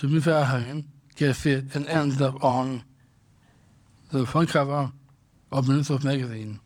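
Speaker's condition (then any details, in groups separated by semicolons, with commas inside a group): Down syndrome; congenital, diagnosed at birth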